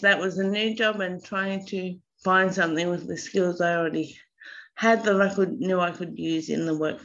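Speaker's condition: Slurred speech after brainstem stroke, mild; initially unable to talk, relearned speech, now mild slurring, not very obvious

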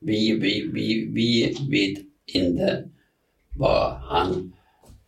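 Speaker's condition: Aphasia; brain damage; hesitant speech with fillers and restarts, others cannot understand what is said; talking not as before, afraid to speak, knows what to say but words don't come out

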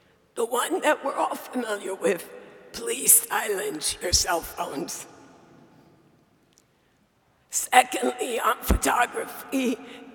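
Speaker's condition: Dysphonia; diagnosed dysphonia; not painful; compromised vocal ability, self-described sultry voice, still able to speak

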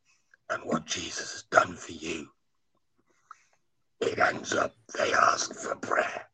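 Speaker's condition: Laryngectomy after cancer; speaks and street preaches without voice box

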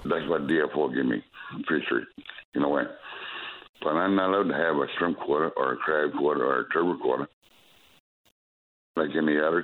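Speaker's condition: Stroke; slurred speech at times, glitches and missing words

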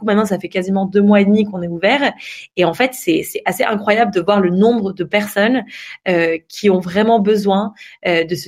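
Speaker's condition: No condition

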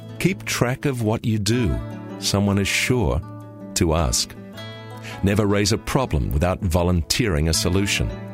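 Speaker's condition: No condition

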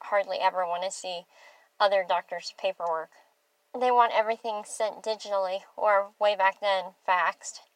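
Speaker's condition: Bilateral cleft lip and palate; congenital; without partial air escapes to nasal passage, mushy unclear speech, could not roll r's, now improved

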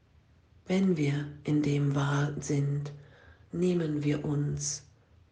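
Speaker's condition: No condition

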